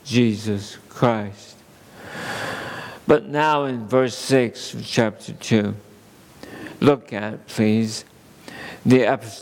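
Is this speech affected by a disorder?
Yes: ALS; under neurologist care.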